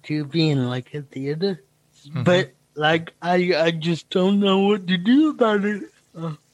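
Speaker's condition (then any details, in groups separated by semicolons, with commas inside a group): Cerebral palsy; speaking time predictable on stage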